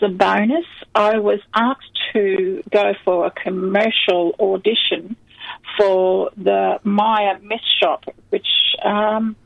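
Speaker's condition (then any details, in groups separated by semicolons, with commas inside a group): Stuttering; stutters when reading aloud from scripts, ruled out acting; currently learning to control stuttering; public speaking daunting but gives motivational speeches; blocks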